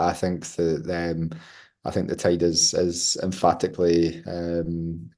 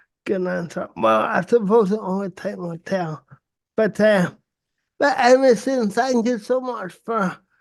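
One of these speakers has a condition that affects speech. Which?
The second: cerebral palsy; walking always difficult; speaks differently, speaks very slowly.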